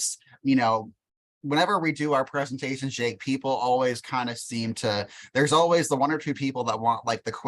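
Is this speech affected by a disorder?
No.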